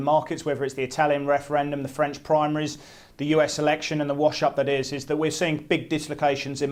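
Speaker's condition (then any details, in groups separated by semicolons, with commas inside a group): No condition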